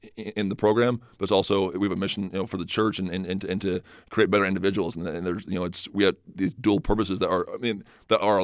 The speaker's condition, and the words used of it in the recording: Stuttering. I feel like I'm not very good off the cuff. I can't just, you know, speak, and that's when I start to, you know, stutter and trip over my own words and things like that